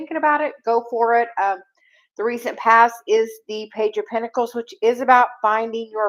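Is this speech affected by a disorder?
No.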